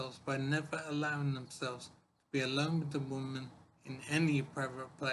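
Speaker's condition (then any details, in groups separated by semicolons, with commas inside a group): Brain injury; severe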